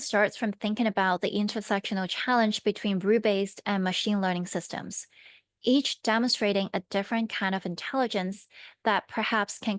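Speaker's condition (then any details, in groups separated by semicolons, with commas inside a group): No condition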